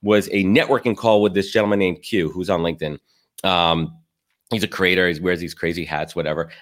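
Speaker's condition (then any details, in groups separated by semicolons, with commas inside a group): No condition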